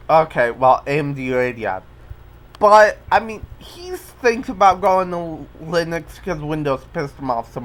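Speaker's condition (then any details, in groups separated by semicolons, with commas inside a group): Cerebral palsy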